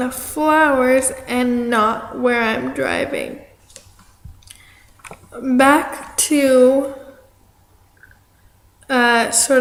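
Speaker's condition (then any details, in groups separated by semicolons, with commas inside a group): Cerebral palsy; affects arm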